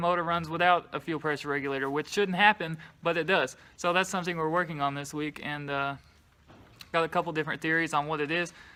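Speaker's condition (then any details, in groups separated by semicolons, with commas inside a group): No condition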